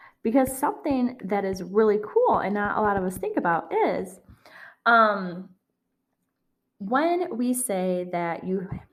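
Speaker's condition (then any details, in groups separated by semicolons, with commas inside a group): No condition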